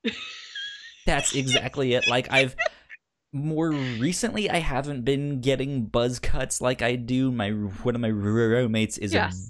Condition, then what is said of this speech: Stuttering. The only year, I don't know if it's still a thing or if the technology has gotten any better, but obviously I have a speech impediment and I stutter.